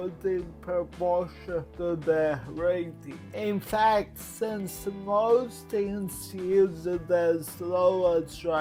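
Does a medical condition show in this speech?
Yes: cerebral palsy.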